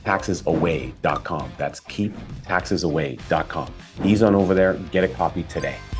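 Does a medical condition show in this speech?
No.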